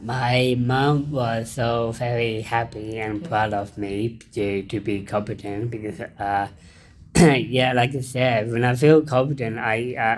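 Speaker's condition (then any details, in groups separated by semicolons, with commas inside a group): Down syndrome; intellectual disability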